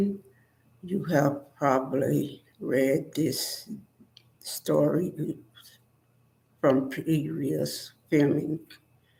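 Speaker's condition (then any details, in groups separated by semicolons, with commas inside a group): Spinal neurosarcoidosis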